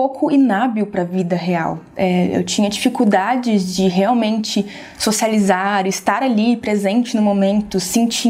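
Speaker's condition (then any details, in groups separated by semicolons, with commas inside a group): No condition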